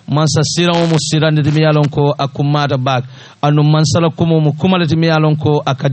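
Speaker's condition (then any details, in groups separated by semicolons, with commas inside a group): No condition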